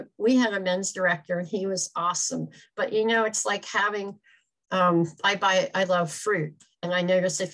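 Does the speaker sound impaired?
Yes: cleft palate; congenital, extremely severe, no nose, no upper lip, no upper palate at birth, hole unclosed initially; breathing problems from birth, unable to be fed as infant.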